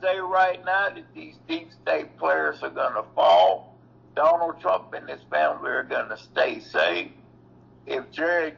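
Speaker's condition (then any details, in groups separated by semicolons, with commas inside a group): Cerebral palsy; mobility affected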